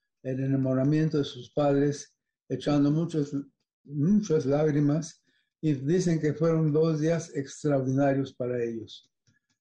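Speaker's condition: Parkinson's disease; no tremor, fairly controlled, sudden difficulty swallowing and salivating about four months ago

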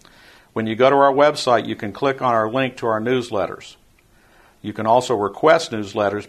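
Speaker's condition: No condition

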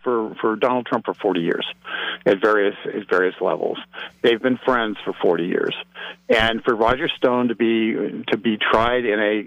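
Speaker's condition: No condition

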